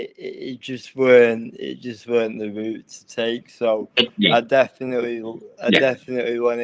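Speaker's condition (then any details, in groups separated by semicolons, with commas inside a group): Cerebral palsy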